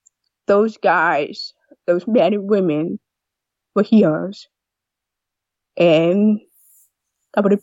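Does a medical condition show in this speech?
Yes: deafness with cochlear implant; severe deafness found around age 2, hearing aids gave little benefit, cochlear implant at 7 in clinical trial; wears cochlear implant, uses adapted stethoscope with implant; years of speech therapy to age 15, childhood speech issues, now converses by speech, not sign.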